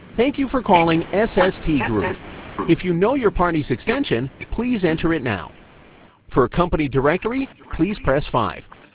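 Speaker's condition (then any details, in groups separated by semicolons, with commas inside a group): No condition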